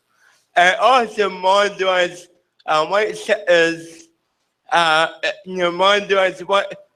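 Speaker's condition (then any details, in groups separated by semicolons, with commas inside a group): Cerebral palsy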